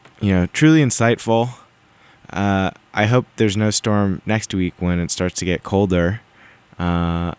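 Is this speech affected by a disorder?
No.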